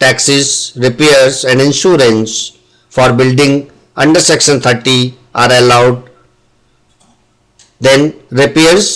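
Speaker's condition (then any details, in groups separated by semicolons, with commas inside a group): No condition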